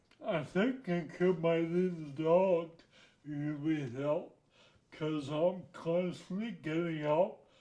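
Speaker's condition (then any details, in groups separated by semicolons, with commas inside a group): Spinocerebellar ataxia type 6, SCA6; hereditary, affects walking and speech; long-standing difficulty climbing steps, doing well; speech affected, speech symptoms began early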